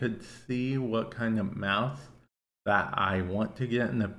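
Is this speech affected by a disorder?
Yes: cerebral palsy; affects speech to an extent.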